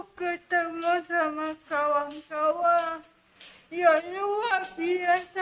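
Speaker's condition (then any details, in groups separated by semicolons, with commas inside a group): Cerebral palsy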